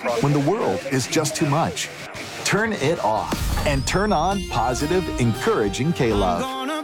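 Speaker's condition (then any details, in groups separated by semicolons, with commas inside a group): No condition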